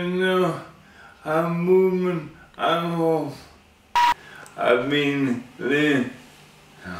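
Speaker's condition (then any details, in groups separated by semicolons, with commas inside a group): Motor neuron disease; about seven years since onset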